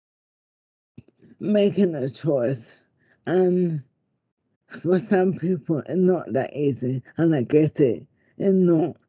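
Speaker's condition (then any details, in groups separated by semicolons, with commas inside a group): Motor neurone disease; diagnosed after months of speech difficulties, sees speech therapist; speech sounds different, listeners mistake it for stroke, relatives abroad tell her not to speak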